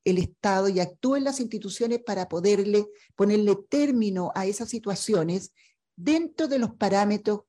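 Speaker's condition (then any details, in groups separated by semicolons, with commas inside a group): No condition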